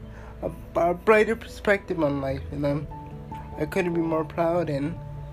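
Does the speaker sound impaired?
Yes: cerebral palsy; physical disability, uses wheelchair, unable to walk.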